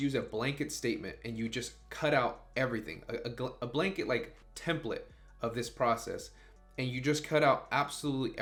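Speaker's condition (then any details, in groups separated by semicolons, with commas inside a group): No condition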